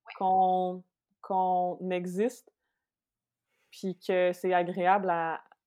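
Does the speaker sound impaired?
Yes: stuttering; stuttering since earliest memory, diagnosed at seven, moderate per speech therapy report, childhood speech therapy; still stutters, recently stuttered on words maîtrise and orthophonie; speaking never easy, hid stuttering, word substitution, avoided feared words, avoided long stories, more tension with adults; here repeated words, prolonged sounds.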